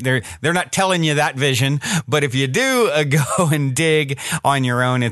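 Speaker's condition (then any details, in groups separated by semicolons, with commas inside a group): No condition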